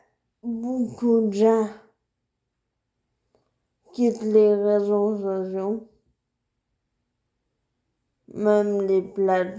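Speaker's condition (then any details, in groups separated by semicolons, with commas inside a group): Cerebral palsy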